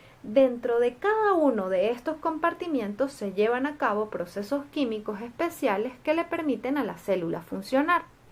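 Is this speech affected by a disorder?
No.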